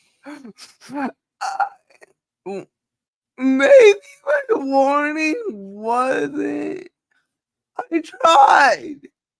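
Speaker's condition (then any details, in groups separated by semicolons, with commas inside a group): Cerebral palsy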